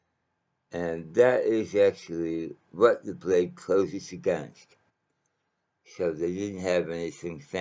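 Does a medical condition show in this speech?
Yes: mouth cancer.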